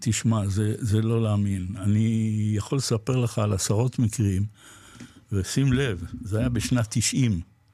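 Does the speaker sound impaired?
Yes: Parkinson's disease; diagnosed after two road accidents ten months apart; recently diagnosed, makes body and daily life difficult, had to sell motorcycle.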